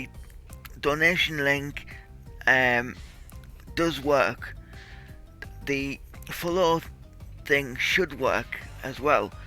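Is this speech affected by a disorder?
Yes: cerebral palsy; tight muscles.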